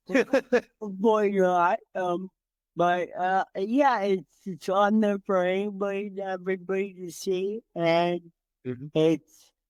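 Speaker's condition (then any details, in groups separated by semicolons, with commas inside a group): Cerebral palsy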